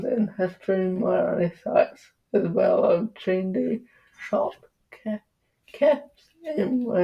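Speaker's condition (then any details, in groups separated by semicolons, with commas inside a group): Cerebral palsy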